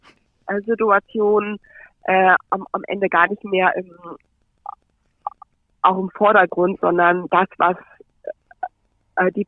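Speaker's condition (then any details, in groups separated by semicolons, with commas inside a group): Stuttering; joined self-help relatively early, learned through self-help to handle stuttering openly; currently a fairly fluent phase, audible in recording; sometimes gets stuck, takes longer to speak, comes up more when speaking to groups, hardest in English online seminars; repeated sounds, repeated words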